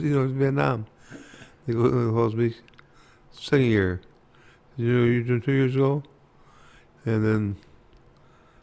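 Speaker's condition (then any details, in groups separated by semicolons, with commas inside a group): Parkinson's disease; hard time talking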